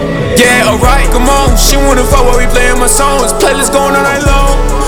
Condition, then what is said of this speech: None; typical speech.